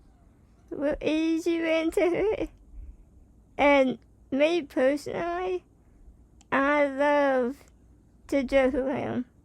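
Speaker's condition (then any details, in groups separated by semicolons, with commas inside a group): Spinal muscular atrophy type 2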